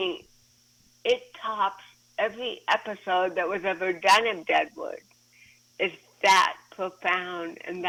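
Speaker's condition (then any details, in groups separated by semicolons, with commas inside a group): Cerebral palsy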